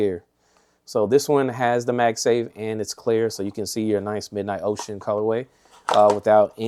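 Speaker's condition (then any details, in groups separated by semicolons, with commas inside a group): No condition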